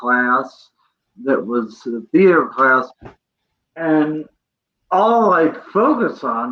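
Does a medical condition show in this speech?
Yes: cerebral palsy; present from birth.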